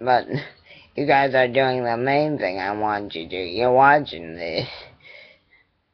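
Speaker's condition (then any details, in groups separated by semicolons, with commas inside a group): Cerebral palsy; attending therapy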